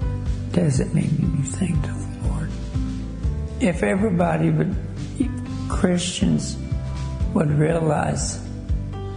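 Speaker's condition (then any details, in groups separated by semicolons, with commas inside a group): ALS; wheelchair user; diagnosed 5 years ago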